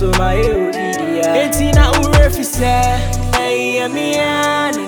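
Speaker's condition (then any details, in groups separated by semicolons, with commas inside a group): No condition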